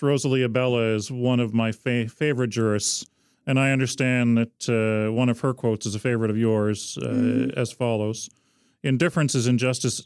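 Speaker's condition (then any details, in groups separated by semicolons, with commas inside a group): No condition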